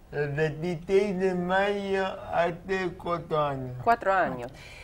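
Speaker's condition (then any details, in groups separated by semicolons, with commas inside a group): Cerebral palsy; cerebral palsy from birth, delivery injury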